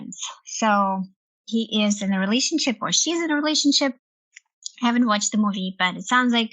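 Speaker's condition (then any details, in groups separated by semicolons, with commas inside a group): No condition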